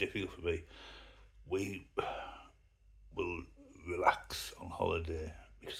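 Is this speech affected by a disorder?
Yes: myasthenia gravis.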